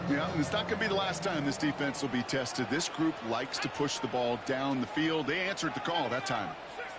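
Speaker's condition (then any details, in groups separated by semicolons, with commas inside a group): No condition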